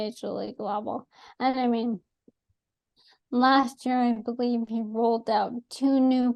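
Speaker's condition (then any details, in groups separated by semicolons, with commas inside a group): ALS; atypical case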